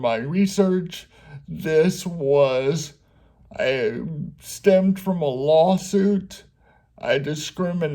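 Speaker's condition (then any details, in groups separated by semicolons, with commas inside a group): Cerebral palsy; speaks slower at times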